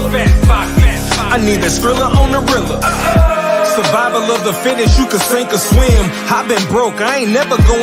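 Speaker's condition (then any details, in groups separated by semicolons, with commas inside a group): No condition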